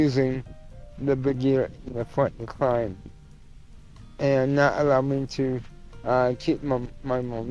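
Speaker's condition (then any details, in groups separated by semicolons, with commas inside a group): Cerebral palsy; tends to mess up words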